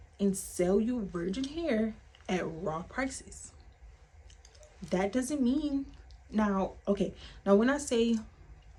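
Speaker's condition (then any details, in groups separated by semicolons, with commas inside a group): No condition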